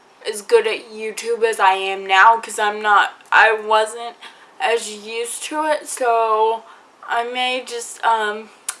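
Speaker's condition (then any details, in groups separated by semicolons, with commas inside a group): Cerebral palsy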